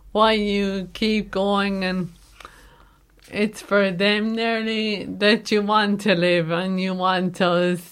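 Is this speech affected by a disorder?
Yes: motor neuron disease; recently diagnosed, mobility lost, no use of hands, balance gone when walking; needs to hold on to someone everywhere, physically well otherwise, pain at times, comes and goes; voice affected, voice among everyday things no longer managed.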